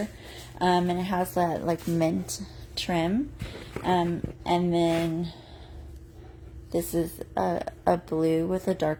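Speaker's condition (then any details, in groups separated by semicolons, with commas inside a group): No condition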